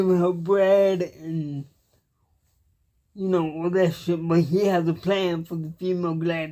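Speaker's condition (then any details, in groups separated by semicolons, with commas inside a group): Cerebral palsy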